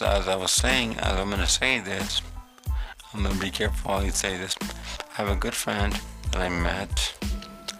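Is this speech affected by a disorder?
Yes: cerebral palsy; codeine shots after surgery.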